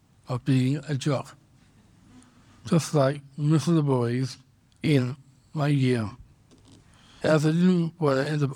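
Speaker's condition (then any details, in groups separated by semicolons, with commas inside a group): Down syndrome; congenital, diagnosed at birth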